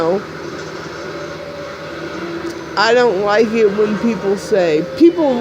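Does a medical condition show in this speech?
Yes: cerebral palsy.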